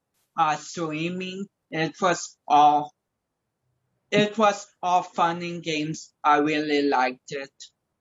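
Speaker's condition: Cerebral palsy; speech affected

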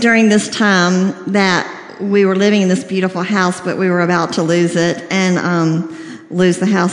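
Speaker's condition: Cleft lip and palate, severe

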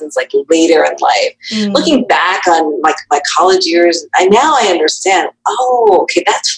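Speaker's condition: No condition

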